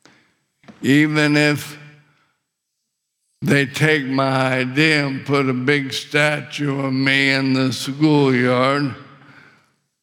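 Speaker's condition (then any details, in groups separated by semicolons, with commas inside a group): ALS; muscles falling apart throughout body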